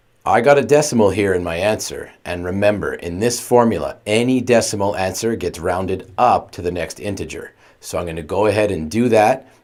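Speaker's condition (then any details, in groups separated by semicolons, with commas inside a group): No condition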